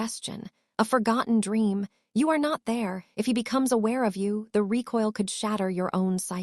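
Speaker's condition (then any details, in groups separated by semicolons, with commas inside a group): No condition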